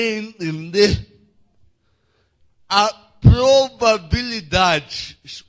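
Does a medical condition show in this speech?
Yes: cerebral palsy; no speech as child.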